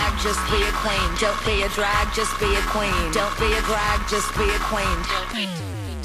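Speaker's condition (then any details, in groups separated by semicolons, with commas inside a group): No condition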